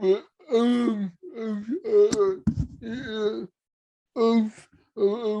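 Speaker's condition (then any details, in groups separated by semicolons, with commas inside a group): Cerebral palsy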